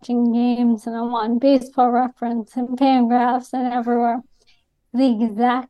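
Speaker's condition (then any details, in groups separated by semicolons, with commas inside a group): ALS; atypical young woman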